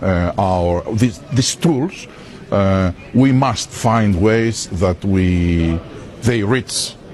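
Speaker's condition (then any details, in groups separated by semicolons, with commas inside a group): No condition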